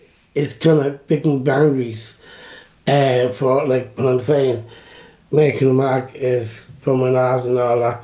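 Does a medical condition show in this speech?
Yes: Down syndrome; intellectual disability, acting from age eight at Rayfields, then speech and drama training.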